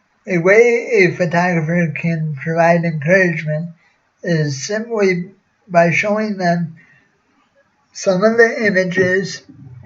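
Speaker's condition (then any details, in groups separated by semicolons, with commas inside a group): Cerebral palsy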